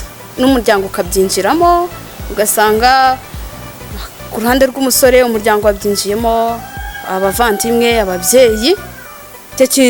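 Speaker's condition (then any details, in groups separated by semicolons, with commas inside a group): No condition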